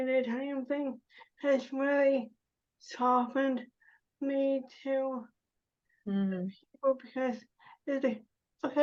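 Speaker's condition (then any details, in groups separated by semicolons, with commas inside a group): Cerebral palsy; spasticity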